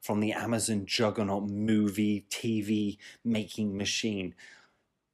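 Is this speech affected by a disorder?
No.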